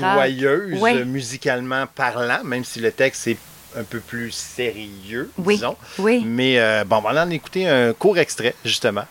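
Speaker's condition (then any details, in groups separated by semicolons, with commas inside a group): No condition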